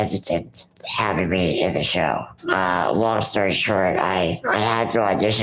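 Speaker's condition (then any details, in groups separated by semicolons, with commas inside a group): Rare muscular dystrophy; Ullrich congenital muscular dystrophy, very rare form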